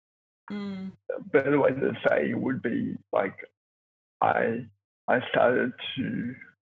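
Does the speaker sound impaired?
Yes: cerebral palsy; from birth, born two months premature, resuscitated twice, lack of oxygen to brain, brain injury, affects mobility and walking; uses electric wheelchair.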